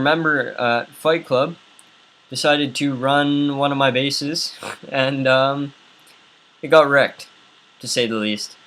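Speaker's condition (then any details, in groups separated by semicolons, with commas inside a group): No condition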